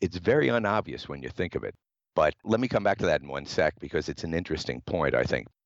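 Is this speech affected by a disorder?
No.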